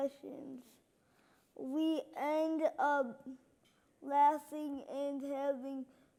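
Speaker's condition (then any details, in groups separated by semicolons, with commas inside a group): Cerebral palsy; left hand and left side affected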